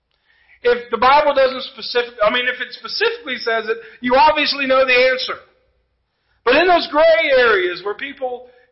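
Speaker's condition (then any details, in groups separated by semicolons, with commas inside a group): No condition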